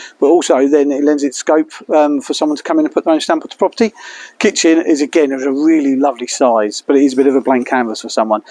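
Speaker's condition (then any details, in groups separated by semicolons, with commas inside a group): No condition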